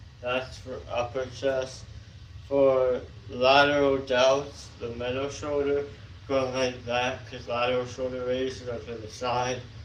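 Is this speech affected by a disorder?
Yes: tongue cancer surgery.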